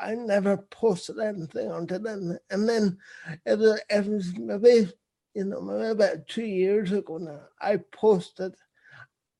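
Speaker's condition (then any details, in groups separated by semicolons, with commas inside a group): Cerebral palsy; visible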